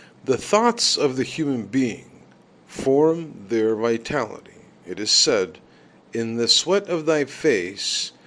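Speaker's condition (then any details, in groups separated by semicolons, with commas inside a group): No condition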